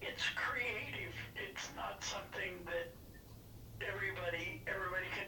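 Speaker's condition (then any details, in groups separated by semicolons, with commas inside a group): Parkinson's disease; battery pack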